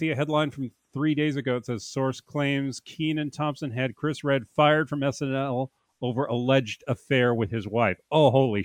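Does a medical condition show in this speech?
No.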